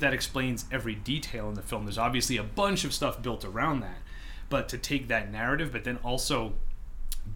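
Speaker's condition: No condition

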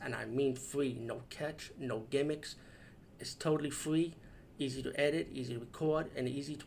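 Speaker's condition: No condition

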